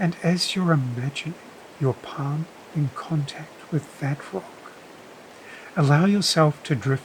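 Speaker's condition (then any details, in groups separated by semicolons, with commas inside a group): No condition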